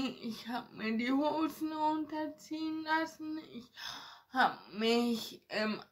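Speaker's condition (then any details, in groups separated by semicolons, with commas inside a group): Ataxia; ataxia affecting hands and fingers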